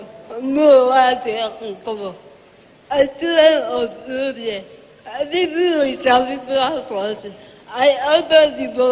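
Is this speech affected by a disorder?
Yes: cerebral palsy.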